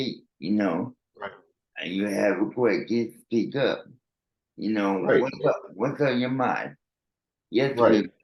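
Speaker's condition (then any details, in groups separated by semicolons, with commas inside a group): Cerebral palsy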